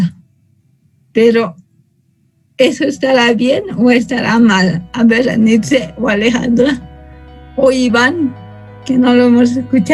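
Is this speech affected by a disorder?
Yes: cerebral palsy from birth.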